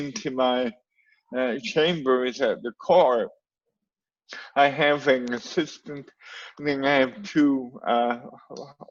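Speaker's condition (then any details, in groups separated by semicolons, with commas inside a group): Cerebral palsy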